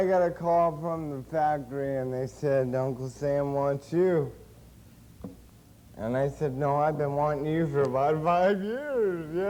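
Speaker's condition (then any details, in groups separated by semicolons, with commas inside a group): Cerebral palsy; since birth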